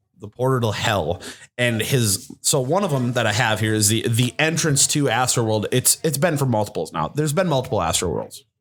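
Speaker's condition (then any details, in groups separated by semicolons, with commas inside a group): No condition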